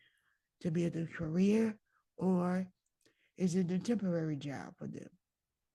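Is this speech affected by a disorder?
Yes: myasthenia gravis.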